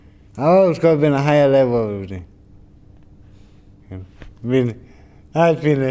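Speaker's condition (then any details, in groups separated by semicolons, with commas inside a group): Brain injury; mild speech impediment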